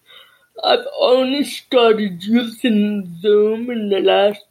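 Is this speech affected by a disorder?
Yes: cerebral palsy and deafness.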